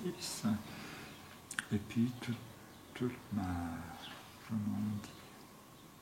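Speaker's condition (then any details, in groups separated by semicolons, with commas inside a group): Tongue cancer; tracheostomy after surgery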